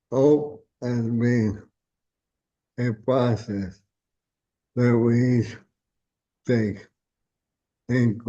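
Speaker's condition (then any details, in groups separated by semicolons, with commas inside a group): ALS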